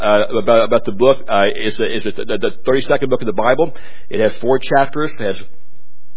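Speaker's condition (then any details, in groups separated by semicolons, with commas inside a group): Stuttering; struggled with it for a while, adults at Haddale said he could not preach; preaching a full sermon, prays for clarity of speech, stutter not yet noticed; not noticeable to audience during this sermon; repeated sounds, repeated words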